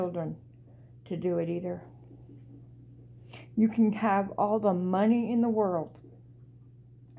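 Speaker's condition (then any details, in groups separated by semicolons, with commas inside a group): Cerebral palsy; walks flat-footed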